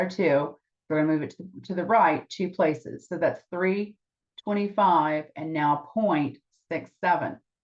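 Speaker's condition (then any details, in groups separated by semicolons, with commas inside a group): No condition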